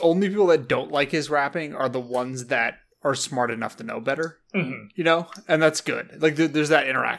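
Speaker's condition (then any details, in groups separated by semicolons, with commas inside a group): No condition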